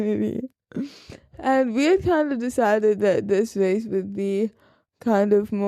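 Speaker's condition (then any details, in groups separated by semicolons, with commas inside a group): Cerebral palsy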